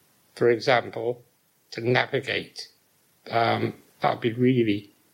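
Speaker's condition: Muscular dystrophy; weak voice, weak breathing, speech and breathing compromised

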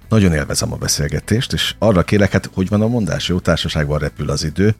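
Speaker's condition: No condition

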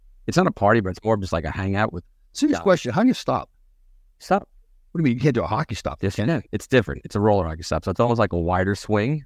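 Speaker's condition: No condition

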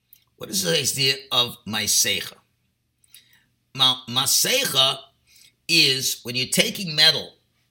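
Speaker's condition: No condition

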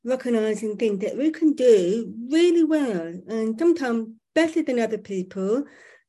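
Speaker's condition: Profoundly deaf, born profoundly deaf

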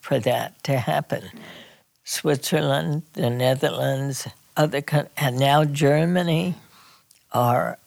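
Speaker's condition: Spasmodic dysphonia; strange

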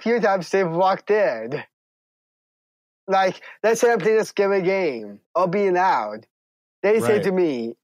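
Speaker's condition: Down syndrome; congenital

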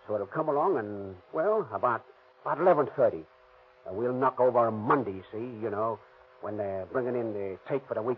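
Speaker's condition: No condition

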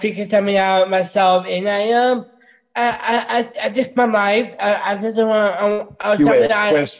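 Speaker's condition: Down syndrome; extra chromosome 21

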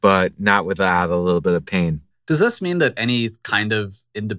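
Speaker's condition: No condition

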